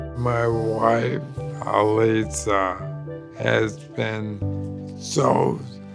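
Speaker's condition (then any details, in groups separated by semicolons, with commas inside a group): ALS; shortness of breath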